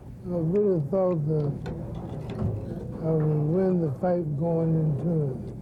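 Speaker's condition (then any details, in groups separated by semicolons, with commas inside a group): Parkinson's syndrome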